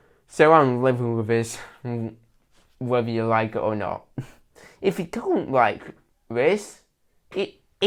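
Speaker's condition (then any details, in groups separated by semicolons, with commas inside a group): Cerebral palsy with stammer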